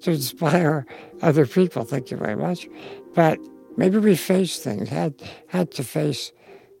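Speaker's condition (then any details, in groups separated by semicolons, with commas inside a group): Spinal muscular atrophy; congenital genetic neuromuscular, quadriplegic, never walked or stood, wheelchair, near-fatal gastrointestinal surgery complications decade ago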